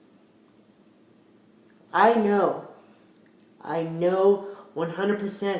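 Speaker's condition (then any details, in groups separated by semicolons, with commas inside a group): Cerebral palsy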